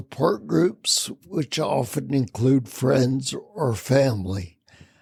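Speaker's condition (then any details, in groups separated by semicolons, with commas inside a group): Spinocerebellar ataxia; speech impediment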